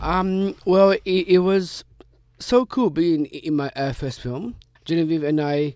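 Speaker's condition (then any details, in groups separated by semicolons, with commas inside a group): Down syndrome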